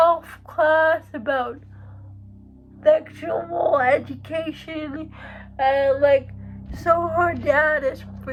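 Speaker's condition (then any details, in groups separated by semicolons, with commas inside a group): Cerebral palsy; uses wheelchair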